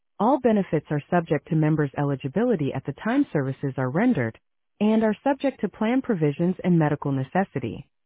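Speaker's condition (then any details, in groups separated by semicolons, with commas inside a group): No condition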